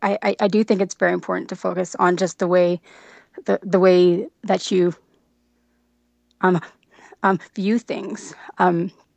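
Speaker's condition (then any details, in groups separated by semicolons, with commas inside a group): Stuttering; onset at age 15 without a clear sudden change, possibly stress-related, brief stutter at age five that resolved; has had therapy, uses fluency skills; can control speech with fluency skills, phone calls often hard; repeated words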